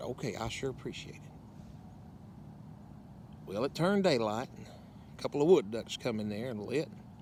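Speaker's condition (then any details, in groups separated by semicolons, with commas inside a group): No condition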